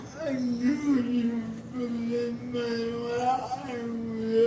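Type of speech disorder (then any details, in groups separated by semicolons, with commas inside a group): Dysarthria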